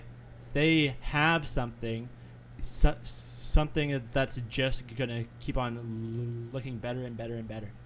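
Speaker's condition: Stutter; varies day to day with bad talking days, called not a disability but annoying; frequent word and phrase repetitions, part-word repetitions, repeated uh fillers, listeners mistake speech for drunkenness; repeated sounds, prolonged sounds

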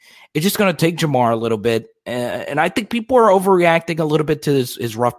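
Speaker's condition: No condition

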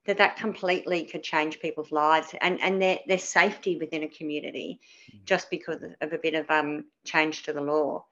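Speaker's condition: Cleft palate; dental services

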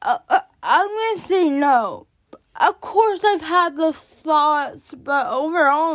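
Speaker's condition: Cerebral palsy; caused by a stroke in the womb

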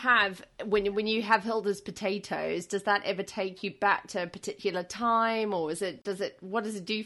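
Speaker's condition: No condition

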